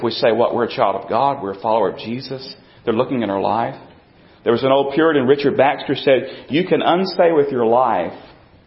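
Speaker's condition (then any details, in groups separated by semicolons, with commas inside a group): No condition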